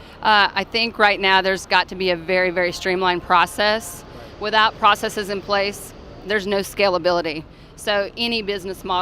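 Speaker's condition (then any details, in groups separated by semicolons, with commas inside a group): No condition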